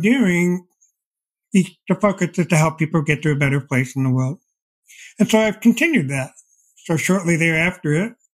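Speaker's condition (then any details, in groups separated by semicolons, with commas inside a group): Deafblindness; progressive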